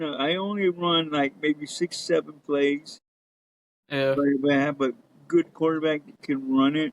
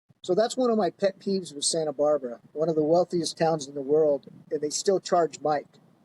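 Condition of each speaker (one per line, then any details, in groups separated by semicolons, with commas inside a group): Cerebral palsy; cerebral palsy, lifelong wheelchair use
No condition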